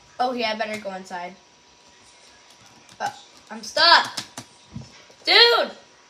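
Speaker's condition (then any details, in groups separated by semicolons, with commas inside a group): No condition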